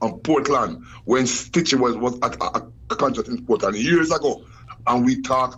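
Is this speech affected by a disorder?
Yes: stammer; present for years; tongue less fluent than others, still avoids talking in public; here repeated words, blocks.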